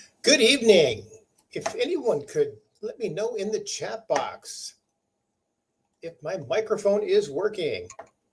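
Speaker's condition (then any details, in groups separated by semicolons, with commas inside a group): No condition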